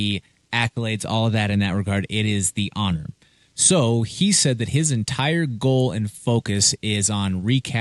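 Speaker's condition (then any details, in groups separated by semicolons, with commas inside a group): No condition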